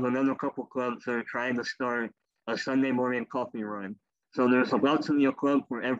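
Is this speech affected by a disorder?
Yes: cleft lip and palate; congenital, former wheelchair user.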